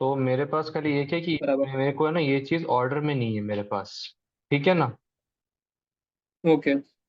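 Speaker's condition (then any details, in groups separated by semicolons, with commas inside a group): No condition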